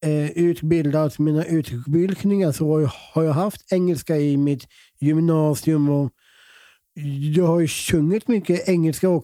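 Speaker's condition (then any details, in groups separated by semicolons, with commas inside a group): Down syndrome; present from birth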